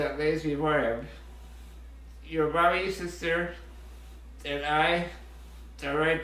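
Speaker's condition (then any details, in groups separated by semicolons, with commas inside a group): Muscular dystrophy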